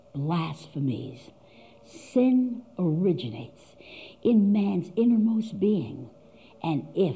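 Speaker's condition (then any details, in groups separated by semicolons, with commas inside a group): No condition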